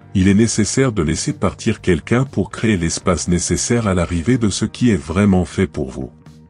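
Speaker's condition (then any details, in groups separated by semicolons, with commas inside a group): No condition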